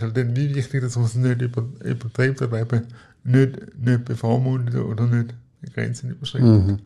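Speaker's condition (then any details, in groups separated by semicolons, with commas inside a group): Cerebral palsy; wheelchair user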